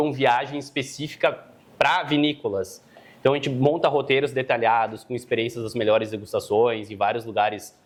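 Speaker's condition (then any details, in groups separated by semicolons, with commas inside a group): No condition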